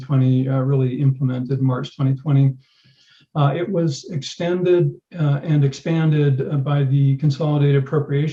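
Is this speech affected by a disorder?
No.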